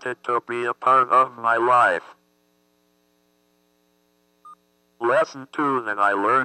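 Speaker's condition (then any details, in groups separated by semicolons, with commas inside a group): Athetoid cerebral palsy; birth oxygen loss over an hour, motor brain injury, constant muscle movement, thumb surgery; couldn't express self first 6 years, family couldn't understand, speech therapist Judy, communication box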